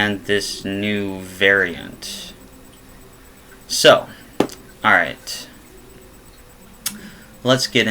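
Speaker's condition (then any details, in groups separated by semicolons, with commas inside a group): No condition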